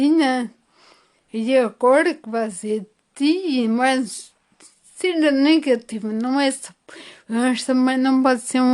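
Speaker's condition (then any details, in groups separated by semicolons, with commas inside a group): Ataxia after brain injury; acquired, brain injury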